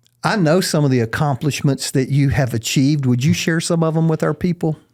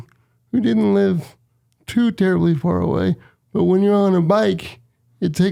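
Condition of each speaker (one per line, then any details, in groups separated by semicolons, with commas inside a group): No condition
Cerebral palsy; present from birth, wheelchair user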